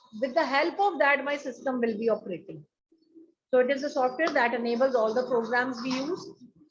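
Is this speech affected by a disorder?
No.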